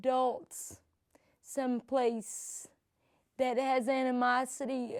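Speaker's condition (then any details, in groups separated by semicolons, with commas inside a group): Cerebral palsy; from birth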